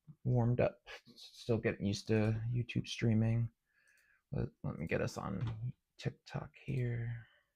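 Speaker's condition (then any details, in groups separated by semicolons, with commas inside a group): No condition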